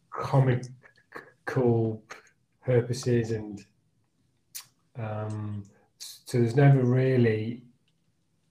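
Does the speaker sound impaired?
Yes: stammer; stammer since childhood, hard reading aloud at school, phone calls, ordering train tickets, phone callers hung up thinking prank call; still stammers, lockdown impacted stammer, had mask made saying i stammer, you'll have to wait; sound, word and phrase repetitions, part-word repetitions, fillers like um and uh; here prolonged sounds, blocks.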